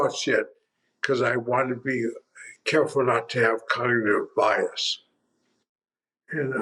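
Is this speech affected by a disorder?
Yes: primary lateral sclerosis; tongue, voice, left arm spasticity.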